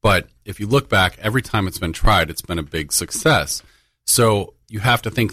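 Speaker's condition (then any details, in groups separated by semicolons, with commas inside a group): No condition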